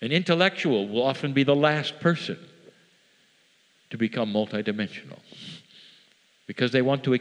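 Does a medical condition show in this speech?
No.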